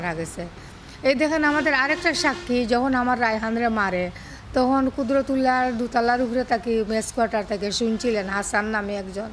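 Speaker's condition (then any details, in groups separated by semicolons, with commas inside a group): No condition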